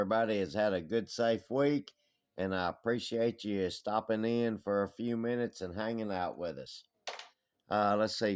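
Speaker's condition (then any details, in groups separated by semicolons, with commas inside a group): No condition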